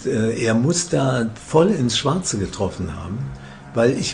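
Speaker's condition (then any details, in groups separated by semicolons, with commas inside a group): Parkinson's disease; first diagnosed by a psychiatrist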